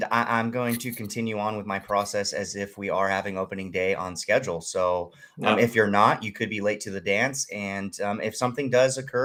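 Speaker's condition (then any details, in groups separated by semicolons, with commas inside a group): No condition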